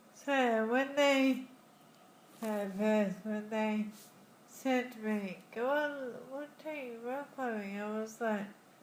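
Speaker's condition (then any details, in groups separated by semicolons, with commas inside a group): Friedreich's ataxia; diagnosed in childhood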